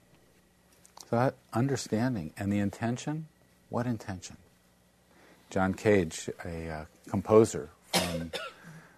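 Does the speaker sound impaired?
No.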